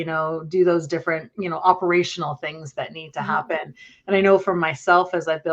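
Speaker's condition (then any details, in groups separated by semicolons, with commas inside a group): No condition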